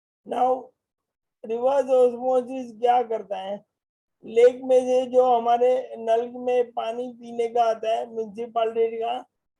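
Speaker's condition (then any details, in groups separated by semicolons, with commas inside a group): Motor neurone disease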